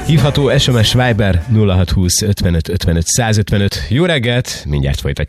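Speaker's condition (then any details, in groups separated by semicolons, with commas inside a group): No condition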